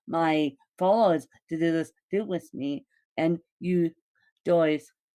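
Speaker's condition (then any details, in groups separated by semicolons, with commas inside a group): Cerebral palsy, mixed, moderate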